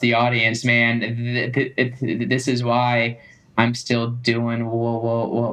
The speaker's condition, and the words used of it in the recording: Stuttering. I'm just like, I'm not going to change words anymore.